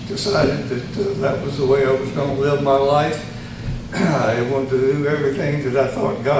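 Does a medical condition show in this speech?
Yes: tongue cancer surgery; both sides of tongue.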